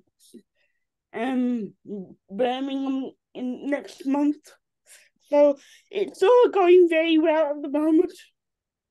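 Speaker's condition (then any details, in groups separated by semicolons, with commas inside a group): Cerebral palsy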